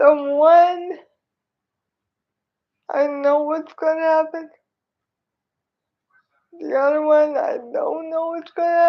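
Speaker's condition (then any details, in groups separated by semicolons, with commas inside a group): Cerebral palsy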